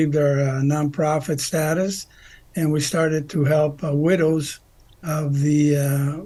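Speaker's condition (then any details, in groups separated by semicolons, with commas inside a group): No condition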